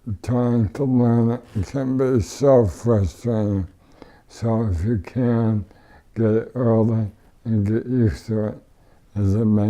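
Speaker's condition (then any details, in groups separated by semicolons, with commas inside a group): ALS; power wheelchair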